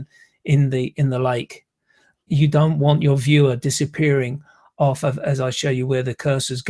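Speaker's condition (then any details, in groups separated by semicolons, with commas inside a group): No condition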